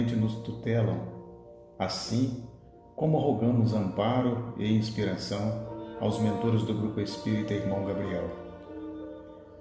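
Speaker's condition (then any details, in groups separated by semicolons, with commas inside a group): No condition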